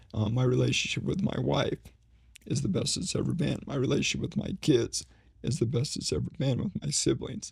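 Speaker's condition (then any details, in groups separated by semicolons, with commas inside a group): ALS; needs voice rest during conversation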